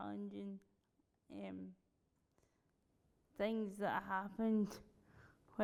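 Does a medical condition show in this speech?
Yes: cerebral palsy; spastic type, from childhood.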